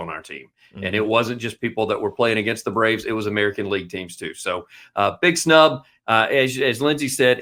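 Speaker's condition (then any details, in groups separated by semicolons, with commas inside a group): No condition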